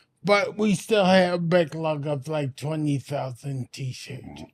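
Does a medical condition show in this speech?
Yes: anoxic brain injury.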